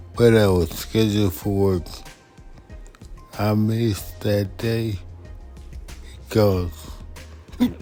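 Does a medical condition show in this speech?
Yes: multiple sclerosis.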